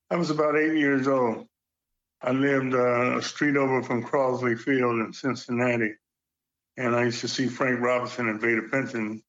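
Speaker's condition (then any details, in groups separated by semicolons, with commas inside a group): Parkinson's; slight stutter attributed to Parkinson's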